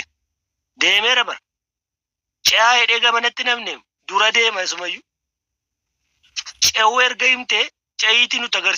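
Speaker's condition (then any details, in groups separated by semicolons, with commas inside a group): No condition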